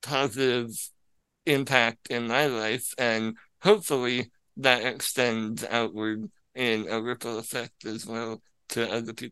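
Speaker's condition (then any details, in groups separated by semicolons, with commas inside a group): Spinal muscular atrophy; can be a little difficult to understand at times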